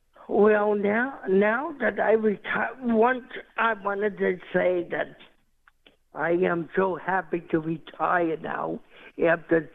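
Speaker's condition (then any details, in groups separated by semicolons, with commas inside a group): Cerebral palsy; walks independently, climbs stairs to top of Empire State Building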